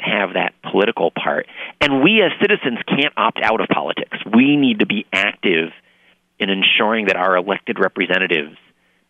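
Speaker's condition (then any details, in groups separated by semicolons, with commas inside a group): No condition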